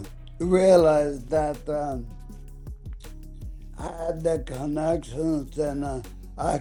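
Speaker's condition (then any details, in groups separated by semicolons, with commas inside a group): ALS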